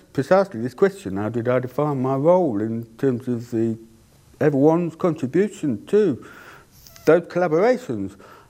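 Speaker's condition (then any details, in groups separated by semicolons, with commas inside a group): Deafness; cannot hear own voice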